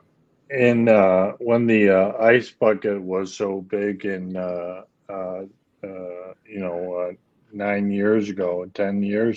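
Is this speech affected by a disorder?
Yes: ALS; speech issues.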